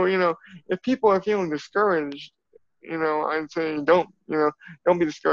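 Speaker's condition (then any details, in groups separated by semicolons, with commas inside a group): Cerebral palsy; from birth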